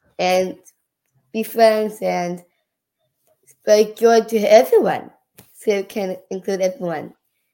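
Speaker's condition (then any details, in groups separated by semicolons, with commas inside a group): Down syndrome; age 14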